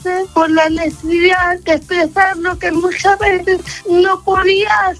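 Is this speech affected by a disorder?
Yes: cerebral palsy; cerebral palsy from birth, motor disability affecting balance and movement, mobility affected since early childhood; ability to speak fluently affected since early childhood.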